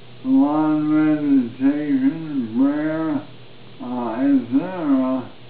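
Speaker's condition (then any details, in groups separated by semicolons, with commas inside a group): ALS; supplemental oxygen, movement assist device; voice changed dramatically, short of breath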